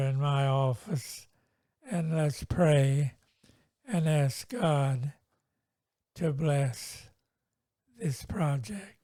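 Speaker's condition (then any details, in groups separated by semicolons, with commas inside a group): Multiple sclerosis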